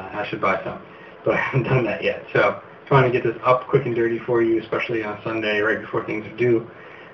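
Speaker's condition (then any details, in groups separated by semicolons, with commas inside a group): No condition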